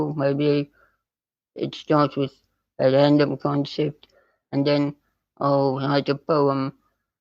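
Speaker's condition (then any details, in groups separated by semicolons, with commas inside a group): Spinal muscular atrophy type 2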